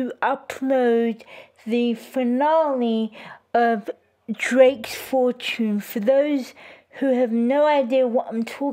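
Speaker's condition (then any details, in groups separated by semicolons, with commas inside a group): Cerebral palsy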